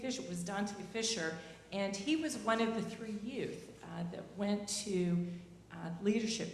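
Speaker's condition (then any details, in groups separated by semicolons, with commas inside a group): No condition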